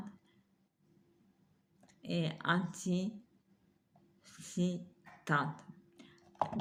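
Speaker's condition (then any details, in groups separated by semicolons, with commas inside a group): Multiple sclerosis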